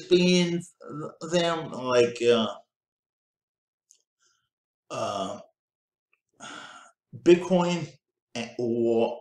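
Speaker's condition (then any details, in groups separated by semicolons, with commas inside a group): Cerebral palsy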